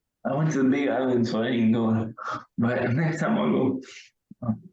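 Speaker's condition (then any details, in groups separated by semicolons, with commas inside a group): Cerebral palsy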